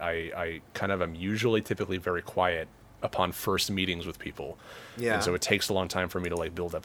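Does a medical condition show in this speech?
No.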